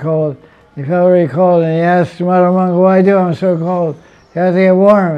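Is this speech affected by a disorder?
Yes: deafness; self-reported; unsure of microphone volume, asks audience whether heard, finds sound way too loud; fluent spoken lecture, reads translations aloud, relies on audience feedback for volume.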